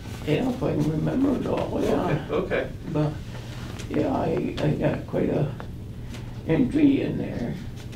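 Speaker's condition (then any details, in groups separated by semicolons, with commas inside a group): Traumatic brain injury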